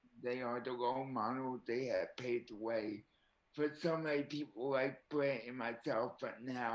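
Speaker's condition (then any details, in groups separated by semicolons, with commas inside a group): Cerebral palsy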